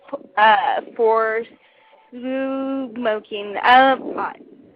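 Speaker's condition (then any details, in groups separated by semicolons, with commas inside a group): Cerebral palsy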